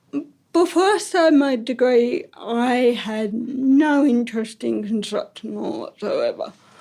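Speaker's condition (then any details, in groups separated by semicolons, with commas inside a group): Ataxic cerebral palsy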